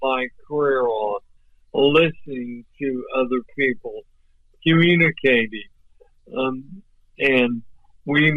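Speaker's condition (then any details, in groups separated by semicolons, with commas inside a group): ALS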